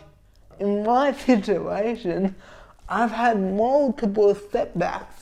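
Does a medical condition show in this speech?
Yes: cerebral palsy.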